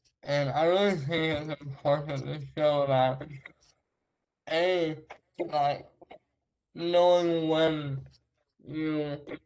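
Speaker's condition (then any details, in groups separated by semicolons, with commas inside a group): Traumatic brain injury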